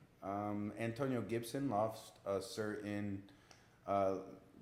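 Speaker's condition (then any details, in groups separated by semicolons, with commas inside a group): No condition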